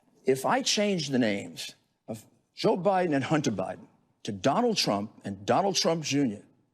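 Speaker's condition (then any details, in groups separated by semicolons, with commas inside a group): No condition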